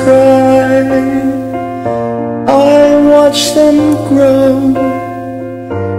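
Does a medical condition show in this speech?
No.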